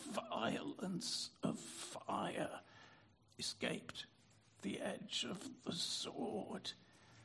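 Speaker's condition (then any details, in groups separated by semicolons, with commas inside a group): Spasmodic dysphonia; catch in voice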